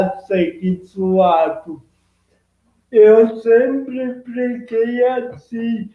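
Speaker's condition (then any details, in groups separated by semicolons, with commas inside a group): Cerebral palsy; present from birth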